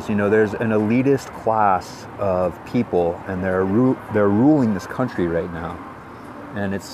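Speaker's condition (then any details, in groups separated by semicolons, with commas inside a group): No condition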